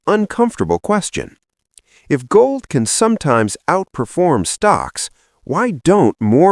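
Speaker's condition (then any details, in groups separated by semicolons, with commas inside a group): No condition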